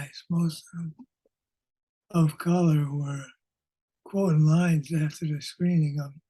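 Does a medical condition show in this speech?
Yes: Parkinson's disease.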